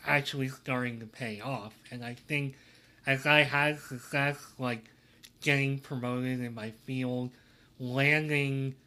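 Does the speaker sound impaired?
Yes: cleft lip and palate.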